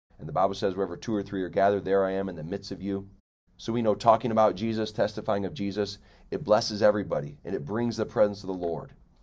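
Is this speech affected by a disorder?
No.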